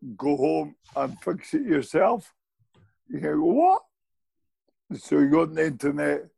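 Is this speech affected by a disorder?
Yes: motor neurone disease; nearly 4 years since diagnosis, needs help showering, feeding and dressing, still walks, gym, climbs stairs.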